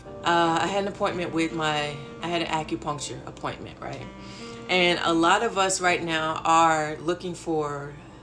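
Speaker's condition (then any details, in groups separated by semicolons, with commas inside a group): No condition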